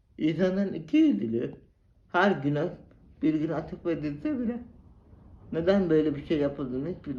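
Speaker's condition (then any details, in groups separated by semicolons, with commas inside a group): Cerebral palsy; spastic type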